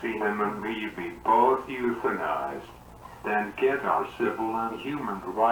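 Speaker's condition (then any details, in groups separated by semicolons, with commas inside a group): Cerebral palsy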